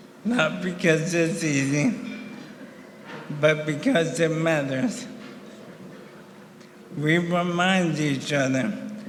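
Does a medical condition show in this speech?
Yes: ALS; about 1.5 years since diagnosis.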